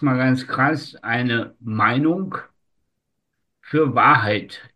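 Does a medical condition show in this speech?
Yes: spastic tetraparesis; largely resolved by own account, age 62.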